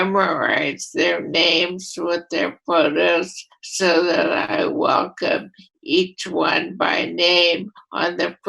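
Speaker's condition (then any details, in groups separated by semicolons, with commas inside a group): Primary lateral sclerosis; voice affected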